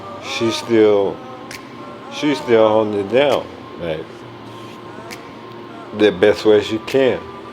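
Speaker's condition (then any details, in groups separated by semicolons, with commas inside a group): ALS; speech progressively lost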